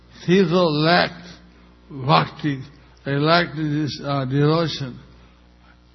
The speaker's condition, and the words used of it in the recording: Stroke. I got this side of my face a little paralyzed, so I'm not able to pronounce things as clearly as I used to.